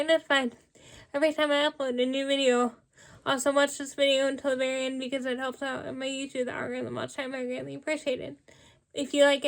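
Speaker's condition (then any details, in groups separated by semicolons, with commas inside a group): Cerebral palsy, spastic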